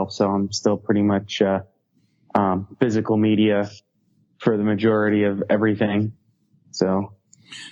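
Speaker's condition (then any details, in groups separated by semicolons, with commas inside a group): No condition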